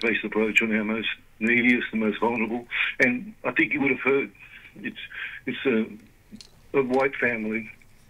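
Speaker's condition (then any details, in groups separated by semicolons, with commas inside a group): Parkinson's disease; limited capacity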